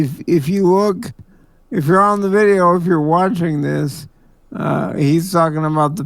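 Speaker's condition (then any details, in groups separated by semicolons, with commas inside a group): Cerebral palsy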